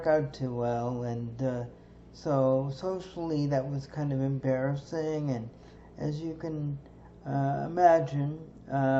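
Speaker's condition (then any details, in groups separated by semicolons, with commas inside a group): Cerebral palsy; stiff muscles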